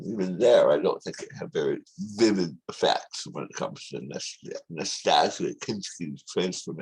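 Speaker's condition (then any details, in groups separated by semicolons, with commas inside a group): Tongue cancer surgery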